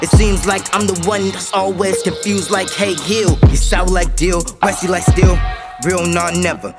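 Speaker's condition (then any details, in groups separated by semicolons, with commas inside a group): No condition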